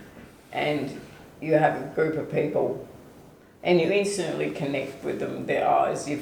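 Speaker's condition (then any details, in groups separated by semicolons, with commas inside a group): ALS/MND; onset foot drop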